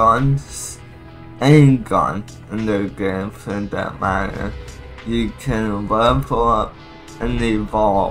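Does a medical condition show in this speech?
Yes: cerebral palsy.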